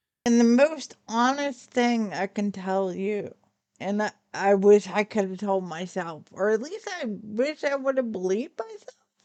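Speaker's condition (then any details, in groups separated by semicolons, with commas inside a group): Friedreich's ataxia; late at night when ataxia is worst; affected, worse late at night with worse ataxia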